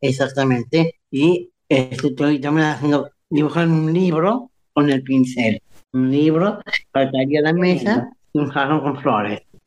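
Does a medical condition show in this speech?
Yes: Down syndrome; age 64.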